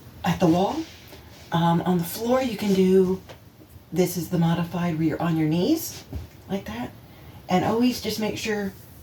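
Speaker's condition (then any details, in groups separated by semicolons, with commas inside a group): No condition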